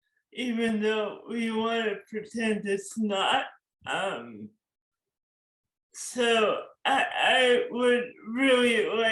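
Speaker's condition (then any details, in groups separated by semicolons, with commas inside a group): Cerebral palsy; forceps birth injury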